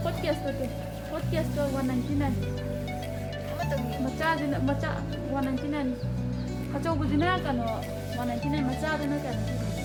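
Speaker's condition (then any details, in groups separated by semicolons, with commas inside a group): No condition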